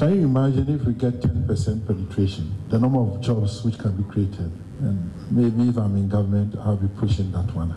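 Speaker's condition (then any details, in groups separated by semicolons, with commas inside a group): No condition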